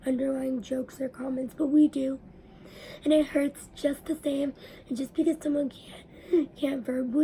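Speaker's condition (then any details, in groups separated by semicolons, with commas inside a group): Cerebral palsy; spastic diplegia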